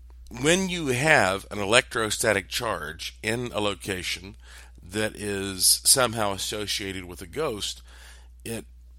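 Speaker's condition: No condition

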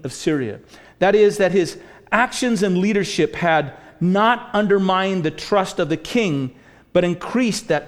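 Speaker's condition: No condition

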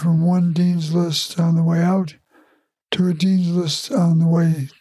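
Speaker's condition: Parkinson's disease; singing ability lost, partly from lack of practice, relies on amplifiers for volume

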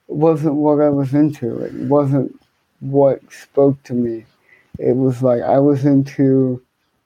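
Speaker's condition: Cerebral palsy, hemiplegia

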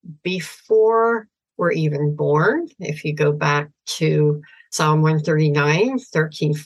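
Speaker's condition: Severe cleft palate, cleft lip and palate; many surgeries incl. age 8

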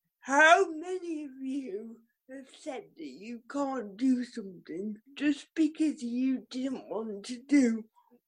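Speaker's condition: Cerebral palsy; could not jump

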